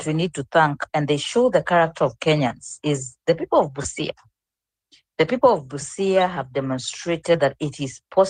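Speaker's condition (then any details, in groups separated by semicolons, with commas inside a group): No condition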